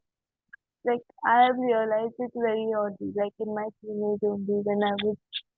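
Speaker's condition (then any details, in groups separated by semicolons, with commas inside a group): Cerebral palsy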